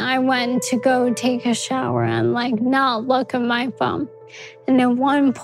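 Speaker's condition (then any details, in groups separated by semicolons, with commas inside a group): ALS; age 30, several years since onset, one medication available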